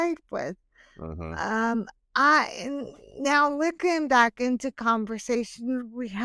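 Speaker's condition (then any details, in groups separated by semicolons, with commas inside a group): Hemiplegic cerebral palsy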